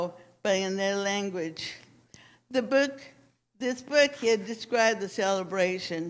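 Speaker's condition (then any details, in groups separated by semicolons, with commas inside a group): Cerebral palsy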